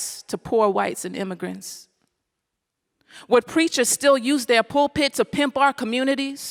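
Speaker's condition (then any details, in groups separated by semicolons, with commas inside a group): No condition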